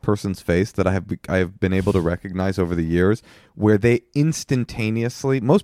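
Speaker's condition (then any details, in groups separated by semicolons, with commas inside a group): No condition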